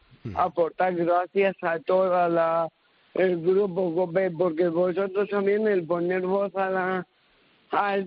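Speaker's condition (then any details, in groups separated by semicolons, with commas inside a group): Cerebral palsy; early intervention from infancy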